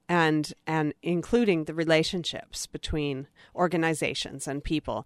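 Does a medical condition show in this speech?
No.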